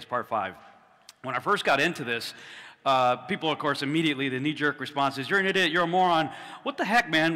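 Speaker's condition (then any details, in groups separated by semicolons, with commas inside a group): No condition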